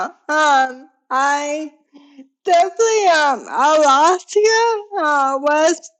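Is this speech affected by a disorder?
Yes: ALS; sporadic form, onset in pinky finger.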